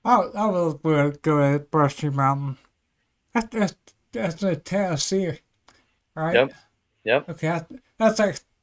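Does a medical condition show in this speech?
Yes: cerebellar ataxia; not a walker; slurs a bit, voice affected a little, may need to repeat himself.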